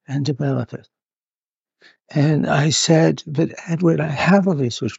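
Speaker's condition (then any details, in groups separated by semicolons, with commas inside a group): Parkinson's; needs to move about while filmed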